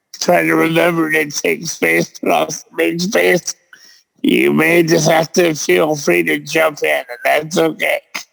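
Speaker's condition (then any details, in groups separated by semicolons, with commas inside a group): Cerebral palsy; present since birth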